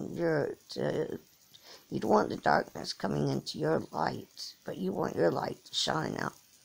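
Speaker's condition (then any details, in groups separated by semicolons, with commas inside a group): Cerebral palsy; from birth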